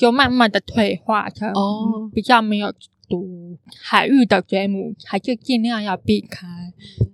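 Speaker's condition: Congenital hearing impairment, congenital cochlear underdevelopment; cannot hear clearly

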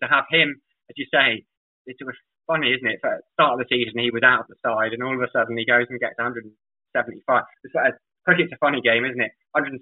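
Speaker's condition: No condition

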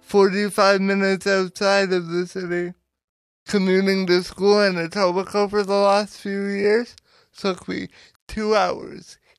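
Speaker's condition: Cerebral palsy; power wheelchair user

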